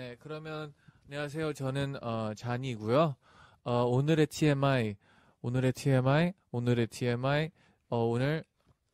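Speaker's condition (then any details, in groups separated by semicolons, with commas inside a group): No condition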